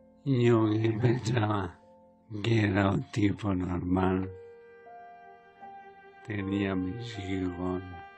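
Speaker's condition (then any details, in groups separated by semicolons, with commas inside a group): ALS; late stage, near death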